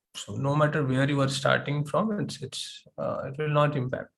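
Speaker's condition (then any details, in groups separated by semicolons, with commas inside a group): No condition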